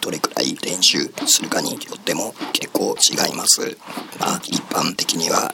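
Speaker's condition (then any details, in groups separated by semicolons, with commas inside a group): Laryngectomy, esophageal speech; 5 cm cervical esophageal cancer at esophageal entrance behind vocal cords, recurred after two years, larynx removed, reoperation; voice lost with larynx removal, single words came after a while, improves with practice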